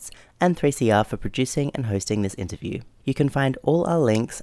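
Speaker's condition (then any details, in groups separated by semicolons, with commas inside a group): No condition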